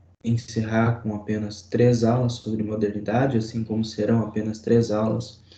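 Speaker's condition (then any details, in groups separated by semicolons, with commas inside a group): No condition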